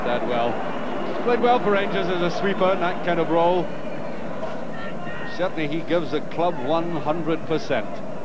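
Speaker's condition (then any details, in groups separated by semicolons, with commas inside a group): No condition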